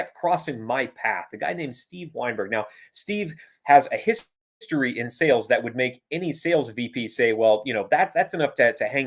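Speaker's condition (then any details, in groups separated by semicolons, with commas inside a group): No condition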